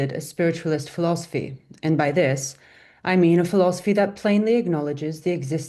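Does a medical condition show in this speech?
No.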